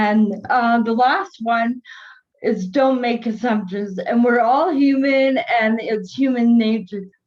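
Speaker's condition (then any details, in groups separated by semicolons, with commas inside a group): Cerebral palsy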